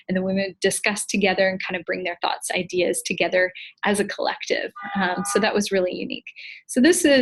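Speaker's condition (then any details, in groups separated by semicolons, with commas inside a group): No condition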